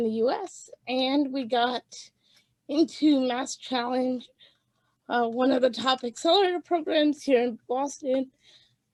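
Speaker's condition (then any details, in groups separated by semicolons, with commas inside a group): Cerebral palsy; birth oxygen deprivation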